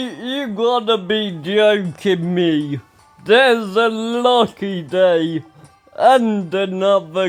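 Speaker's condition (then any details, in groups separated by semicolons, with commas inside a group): Ataxia; speech recently worse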